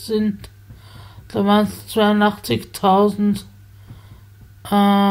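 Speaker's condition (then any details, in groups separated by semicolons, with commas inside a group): Spasticity from birth; multiple sclerosis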